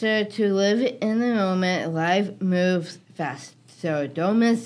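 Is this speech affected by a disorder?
Yes: Down syndrome; Down syndrome since birth.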